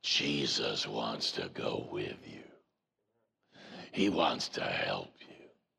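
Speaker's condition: Voice box removal needed; saw doctor for more details

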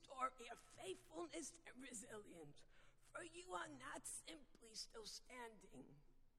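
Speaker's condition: Vocal dysphonia; still able to speak

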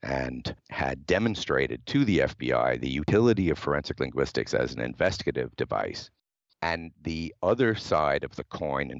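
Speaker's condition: No condition

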